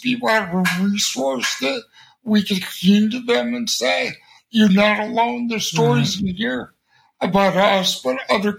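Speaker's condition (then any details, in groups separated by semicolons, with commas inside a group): Cerebral palsy; congenital, since birth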